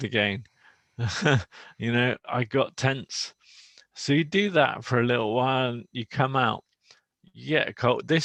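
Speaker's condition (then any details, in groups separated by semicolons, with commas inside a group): Motor neuron disease; about 18 months since diagnosis, no longer walking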